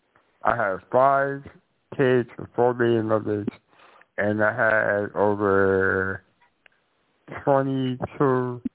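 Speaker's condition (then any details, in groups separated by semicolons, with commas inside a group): Muscular dystrophy with tracheostomy; born with muscular dystrophy, wheelchair user since age 12; voice distorted by tracheostomy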